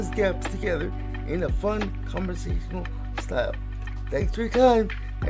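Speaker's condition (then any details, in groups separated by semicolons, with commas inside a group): Cerebral palsy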